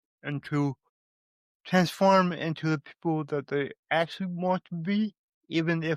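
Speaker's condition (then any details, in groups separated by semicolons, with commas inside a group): Cerebral palsy; from birth; age 34, cannot run without falling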